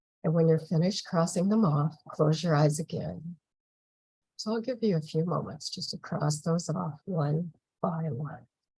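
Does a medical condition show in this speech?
No.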